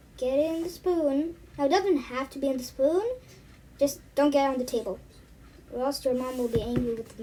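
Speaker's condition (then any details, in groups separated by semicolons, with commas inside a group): No condition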